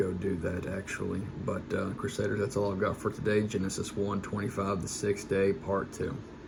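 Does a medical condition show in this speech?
No.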